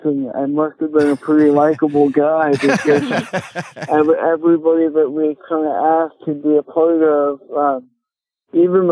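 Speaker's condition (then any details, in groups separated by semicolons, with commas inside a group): Cerebral palsy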